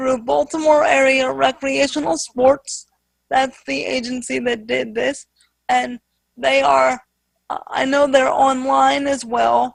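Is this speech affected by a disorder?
Yes: spastic quadriplegic cerebral palsy.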